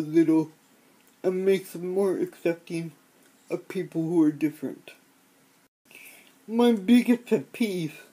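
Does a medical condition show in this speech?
Yes: cerebral palsy.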